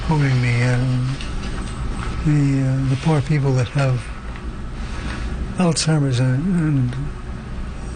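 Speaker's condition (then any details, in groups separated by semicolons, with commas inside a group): Parkinson's disease; takes levodopa, cognitive effects, lost sense of smell, walks with walker, no stoop or walking freezing; speech harder to hear over last couple of weeks, hard to find words; word-finding difficulty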